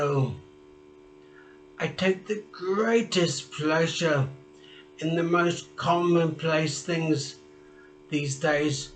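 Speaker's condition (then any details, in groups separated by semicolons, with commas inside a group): Traumatic brain injury; speech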